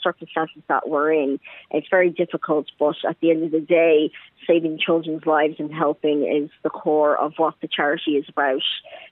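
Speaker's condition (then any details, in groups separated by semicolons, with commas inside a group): Cleft palate; congenital cleft palate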